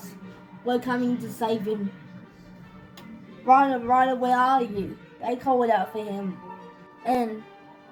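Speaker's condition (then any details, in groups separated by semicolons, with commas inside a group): Cerebral palsy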